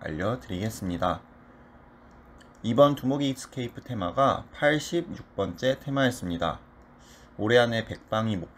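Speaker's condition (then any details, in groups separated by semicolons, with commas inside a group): No condition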